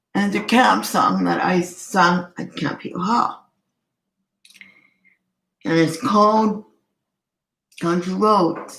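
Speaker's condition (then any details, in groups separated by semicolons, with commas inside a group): Cerebral palsy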